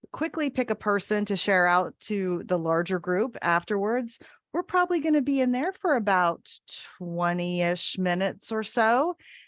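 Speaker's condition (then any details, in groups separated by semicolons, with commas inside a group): No condition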